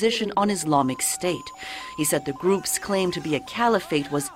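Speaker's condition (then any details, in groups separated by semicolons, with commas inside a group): No condition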